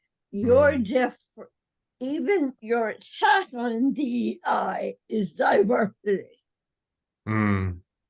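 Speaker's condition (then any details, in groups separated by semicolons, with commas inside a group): Cerebral palsy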